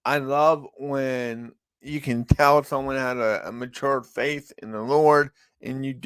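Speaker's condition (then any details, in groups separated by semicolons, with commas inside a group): Cerebral palsy; from birth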